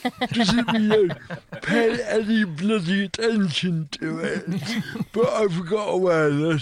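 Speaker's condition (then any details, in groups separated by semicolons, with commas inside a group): Cerebral palsy; finds some words hard to say, difficulty with ch sound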